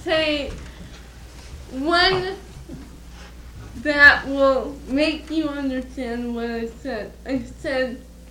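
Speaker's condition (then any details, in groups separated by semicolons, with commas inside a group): Cerebral palsy; air blocked after birth, revived, weak loose muscles, foot drop, trips and falls, slow rising; slurred, unintelligible when excited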